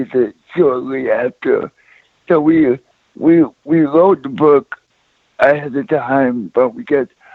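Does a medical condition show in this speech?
Yes: cerebral palsy.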